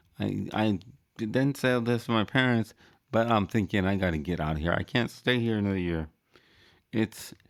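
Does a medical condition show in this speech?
Yes: cerebral palsy; wheelchair user.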